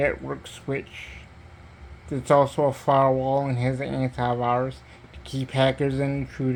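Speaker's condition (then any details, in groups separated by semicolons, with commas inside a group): Cerebral palsy; diplegia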